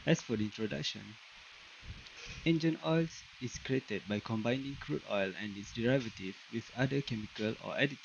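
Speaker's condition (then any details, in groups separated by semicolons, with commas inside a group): No condition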